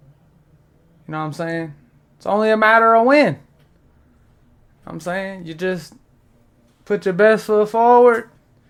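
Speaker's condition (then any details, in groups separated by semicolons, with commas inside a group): No condition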